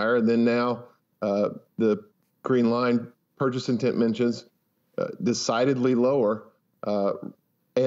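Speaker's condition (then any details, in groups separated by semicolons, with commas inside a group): No condition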